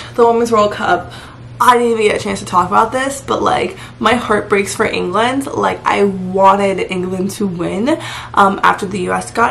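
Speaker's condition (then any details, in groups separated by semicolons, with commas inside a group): No condition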